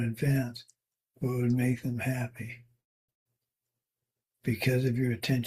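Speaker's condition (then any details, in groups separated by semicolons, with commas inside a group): Parkinson's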